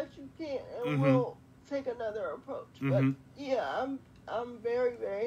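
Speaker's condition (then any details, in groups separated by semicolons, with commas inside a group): Quadriplegic cerebral palsy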